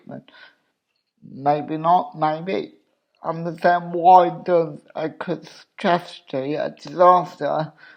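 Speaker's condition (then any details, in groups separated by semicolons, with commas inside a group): Cerebral palsy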